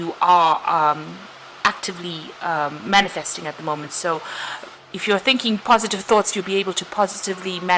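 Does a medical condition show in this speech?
No.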